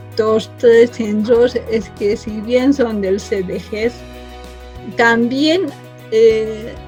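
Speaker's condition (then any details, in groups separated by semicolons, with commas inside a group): Cerebral palsy from birth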